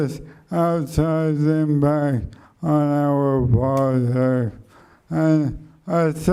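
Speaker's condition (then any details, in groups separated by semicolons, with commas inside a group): ALS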